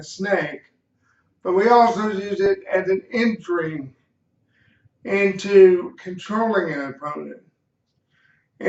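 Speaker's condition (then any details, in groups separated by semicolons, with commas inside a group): Cerebral palsy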